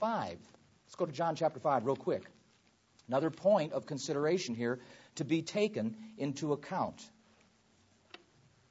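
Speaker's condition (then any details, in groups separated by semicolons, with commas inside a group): No condition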